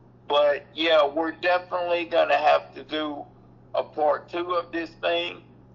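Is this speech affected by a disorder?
Yes: cerebral palsy; mobility affected, previously off feet.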